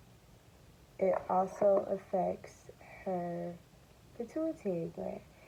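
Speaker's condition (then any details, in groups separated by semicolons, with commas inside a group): No condition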